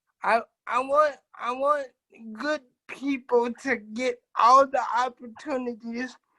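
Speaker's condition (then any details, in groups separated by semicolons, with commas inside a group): Cerebral palsy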